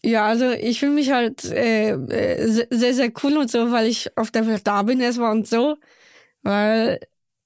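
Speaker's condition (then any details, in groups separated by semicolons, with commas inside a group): Down syndrome; congenital, born in Köln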